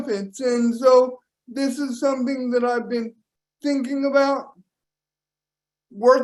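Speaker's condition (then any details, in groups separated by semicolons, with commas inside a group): Cerebral palsy; power wheelchair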